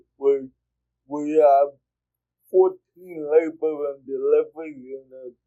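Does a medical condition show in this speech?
Yes: cerebral palsy; speech therapy in childhood.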